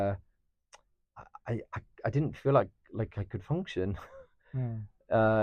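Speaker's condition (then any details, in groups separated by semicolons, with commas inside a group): No condition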